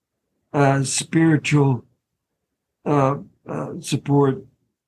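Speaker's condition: ALS; diagnosed about five years ago, PEG tube recommended soon after diagnosis

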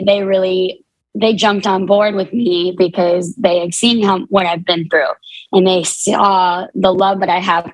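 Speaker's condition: Cleft palate; 23 surgeries from birth to age 18

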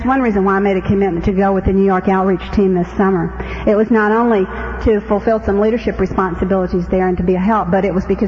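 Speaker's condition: No condition

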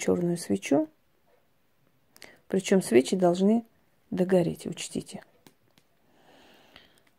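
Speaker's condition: No condition

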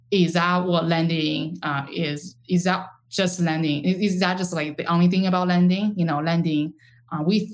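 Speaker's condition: No condition

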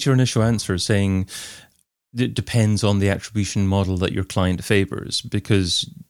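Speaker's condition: No condition

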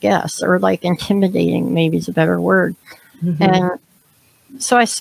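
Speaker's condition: Cleft palate; congenital, extremely severe, no nose, no upper lip, trachea issues, experimental plastic surgery; speech now clear enough for public speaking; unclear speech at school age, early extreme breathing difficulties, feeding problems

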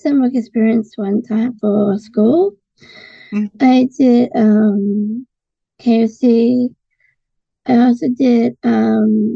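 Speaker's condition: Down syndrome

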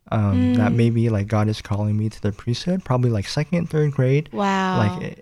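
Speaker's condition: Cleft palate; able to speak after surgical treatment

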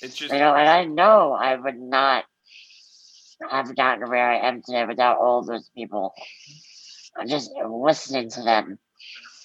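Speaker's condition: Muscular dystrophy; diagnosed at 4

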